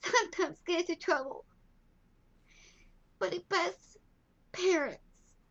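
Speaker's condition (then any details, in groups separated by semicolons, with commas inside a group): Down syndrome; walked later than other children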